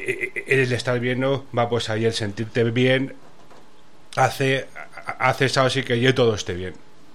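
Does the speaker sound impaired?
Yes: stuttering; practises bioenergetics as a method to feel better; here repeated sounds.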